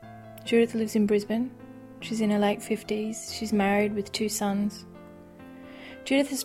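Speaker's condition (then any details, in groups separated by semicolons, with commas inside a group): No condition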